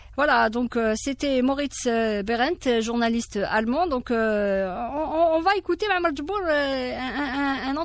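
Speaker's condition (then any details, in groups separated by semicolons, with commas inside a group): No condition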